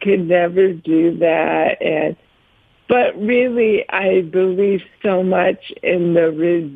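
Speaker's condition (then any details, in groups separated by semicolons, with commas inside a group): ALS; about 7 years since diagnosis, slow progressor, types with eyes on computers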